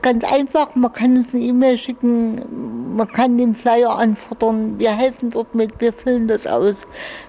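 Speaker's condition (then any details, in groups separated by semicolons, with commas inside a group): Infantile cerebral palsy; spastic, brain damage since birth, muscle cramps, limitations in all areas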